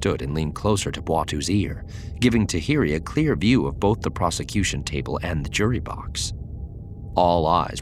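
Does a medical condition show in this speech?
No.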